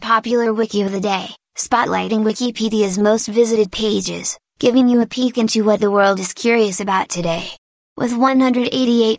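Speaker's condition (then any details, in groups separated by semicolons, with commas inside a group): No condition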